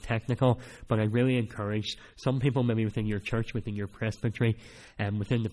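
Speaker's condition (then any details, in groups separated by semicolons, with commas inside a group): Cleft palate; speech not that clear at times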